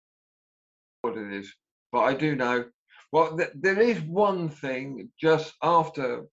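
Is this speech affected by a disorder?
Yes: aphasia after stroke; stroke during 10-hour operation, about 40% leg movement, walks, six months rehab in Northampton; about ten years since stroke, self-described aphasia stage seven of seven; slower than wished, number and calendar errors, early mutism except yes/no, relearned swallowing, failed throat Botox.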